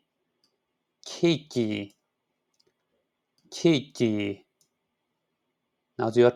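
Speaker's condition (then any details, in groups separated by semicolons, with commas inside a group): No condition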